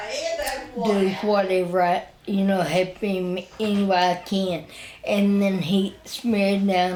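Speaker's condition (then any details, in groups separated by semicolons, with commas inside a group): Spinal ataxia; wheelchair user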